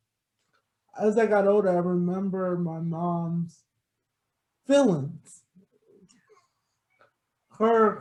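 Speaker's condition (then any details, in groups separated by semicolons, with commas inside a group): Cerebral palsy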